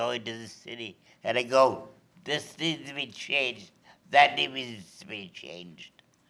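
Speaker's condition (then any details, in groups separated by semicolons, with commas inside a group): Cerebral palsy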